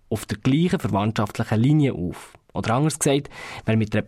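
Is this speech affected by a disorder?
No.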